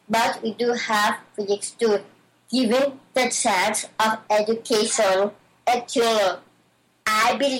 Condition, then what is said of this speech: Down syndrome. Since I have some speech difficulties because of my condition, I do all reading practices.